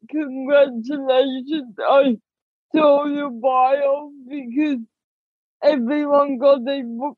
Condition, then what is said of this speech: Cerebral palsy. For me, it affects my speech, as you can hear.